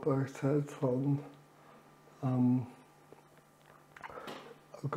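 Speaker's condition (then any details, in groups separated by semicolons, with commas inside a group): Amyotrophic lateral sclerosis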